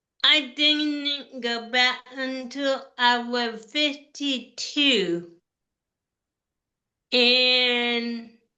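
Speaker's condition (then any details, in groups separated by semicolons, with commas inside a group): Cerebral palsy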